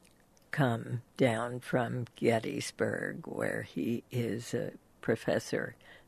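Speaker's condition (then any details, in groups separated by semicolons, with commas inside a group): Spasmodic dysphonia; dismissed as psychological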